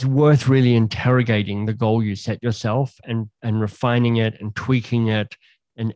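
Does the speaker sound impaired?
Yes: cleft lip and palate; congenital genetic cleft lip and palate, palate open to nose, lip unjoined, surgery when young; slight speech impediment, a bit leaky on some sounds.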